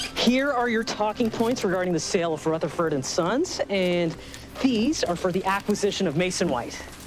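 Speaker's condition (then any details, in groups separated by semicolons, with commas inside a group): No condition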